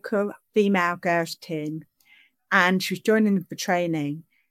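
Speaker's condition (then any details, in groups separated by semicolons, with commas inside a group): Deafness; questions interpreted into sign language by interpreter Lisa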